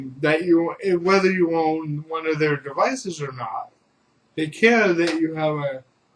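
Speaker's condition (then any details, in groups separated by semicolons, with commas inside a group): Cerebral palsy; reliable voice, uses voice control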